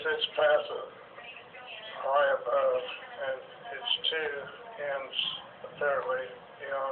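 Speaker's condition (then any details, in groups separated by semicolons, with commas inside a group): Parkinson's disease; day 1 of LSVT therapy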